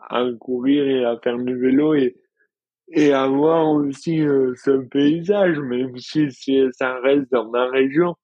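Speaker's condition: Dystonia; rare neurological dystonia

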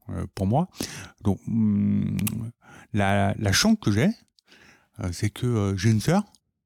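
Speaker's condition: Profound deafness from birth; profound congenital deafness, cued speech (LPC)

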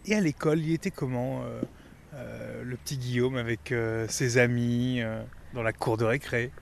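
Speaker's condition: No condition

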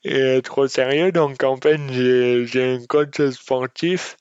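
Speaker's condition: Dystonia; congenital

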